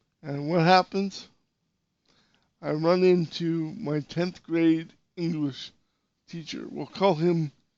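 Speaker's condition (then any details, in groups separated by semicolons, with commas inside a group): Cerebral palsy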